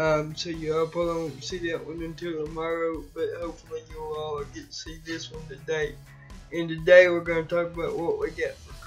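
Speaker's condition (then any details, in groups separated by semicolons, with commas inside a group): Cerebral palsy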